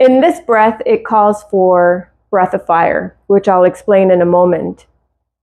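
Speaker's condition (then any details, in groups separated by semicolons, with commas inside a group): No condition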